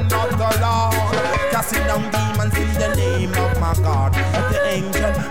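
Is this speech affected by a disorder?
No.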